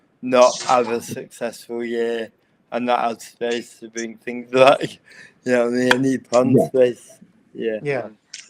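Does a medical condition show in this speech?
Yes: cerebral palsy.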